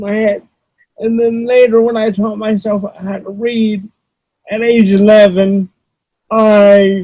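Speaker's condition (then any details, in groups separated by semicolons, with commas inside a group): Cerebral palsy; erratic pitch, voice recognition often fails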